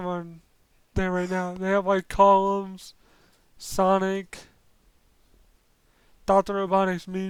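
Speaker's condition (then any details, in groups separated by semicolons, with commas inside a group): Cerebral palsy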